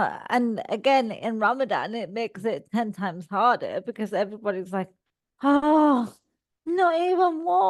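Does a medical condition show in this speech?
Yes: cerebral palsy; all four limbs.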